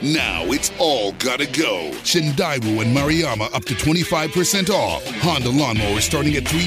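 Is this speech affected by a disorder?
No.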